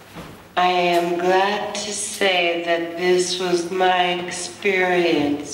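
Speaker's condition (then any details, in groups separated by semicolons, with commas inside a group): Cerebral palsy; diagnosed at age one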